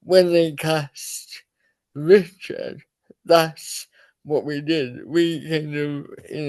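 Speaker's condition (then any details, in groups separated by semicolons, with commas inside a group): Cerebral palsy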